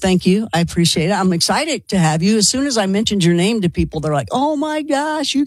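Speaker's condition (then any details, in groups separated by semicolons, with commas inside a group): No condition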